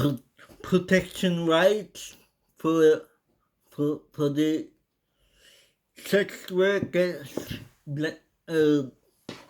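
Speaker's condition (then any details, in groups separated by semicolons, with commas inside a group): Cerebral palsy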